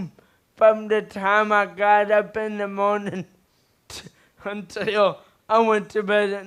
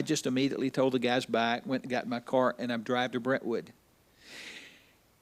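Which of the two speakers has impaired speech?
The first: cerebral palsy; very premature, infant brain bleed and stroke; four breathing treatments daily; speech slightly improved recently.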